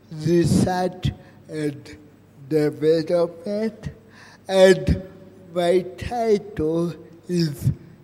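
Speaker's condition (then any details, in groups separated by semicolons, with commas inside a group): Cerebral palsy; about 34 years since onset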